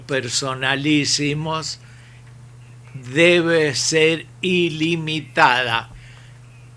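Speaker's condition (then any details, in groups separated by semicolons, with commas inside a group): ALS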